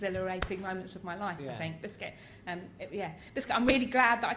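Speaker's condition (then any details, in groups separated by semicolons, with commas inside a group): Tourette's syndrome; neurological tic disorder, tics since about age six, believed inherited, intensified in early 20s; frequent vocal tics interrupt speech, some obscene tics, noticeable noises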